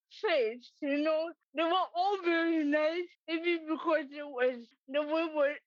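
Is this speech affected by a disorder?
Yes: cerebral palsy; present from birth, affects walking and hand use, scribbled instead of writing, types instead; no longer takes medication, treated at age 8, arms opened up lately, slow typing, extra exam time.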